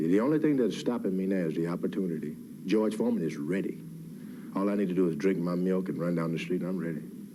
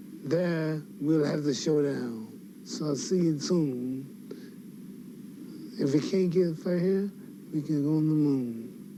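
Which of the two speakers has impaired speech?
The second: Parkinson's syndrome; no tremor; sometimes slurred speech.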